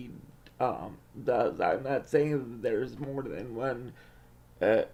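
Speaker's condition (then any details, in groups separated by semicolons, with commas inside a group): Cerebral palsy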